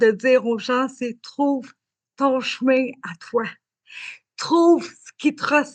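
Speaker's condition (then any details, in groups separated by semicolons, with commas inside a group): Cerebral palsy; learning to speak was challenging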